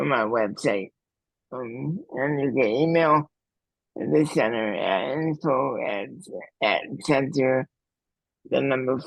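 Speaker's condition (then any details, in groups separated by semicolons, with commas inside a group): Cerebral palsy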